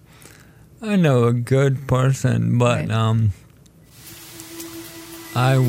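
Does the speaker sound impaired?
Yes: ALS; told condition is terminal.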